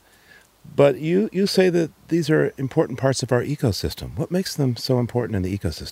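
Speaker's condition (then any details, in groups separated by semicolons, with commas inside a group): No condition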